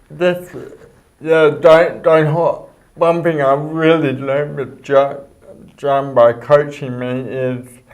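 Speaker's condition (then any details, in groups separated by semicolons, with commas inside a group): Cerebral palsy; speech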